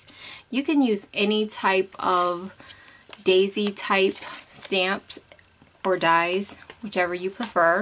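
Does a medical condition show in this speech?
No.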